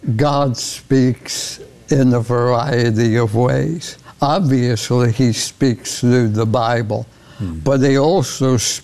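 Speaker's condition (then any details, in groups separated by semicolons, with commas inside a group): ALS; diagnosed over 10 years ago, beyond 11 years now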